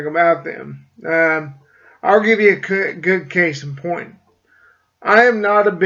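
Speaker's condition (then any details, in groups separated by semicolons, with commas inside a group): Cerebral palsy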